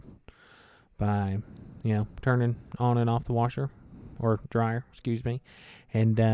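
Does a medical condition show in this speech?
No.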